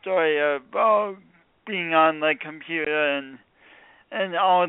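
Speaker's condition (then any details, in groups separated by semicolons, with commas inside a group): Speech impediment from birth injury; born few weeks early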